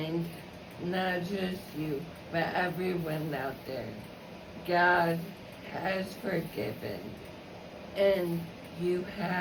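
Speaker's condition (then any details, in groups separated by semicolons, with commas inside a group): ALS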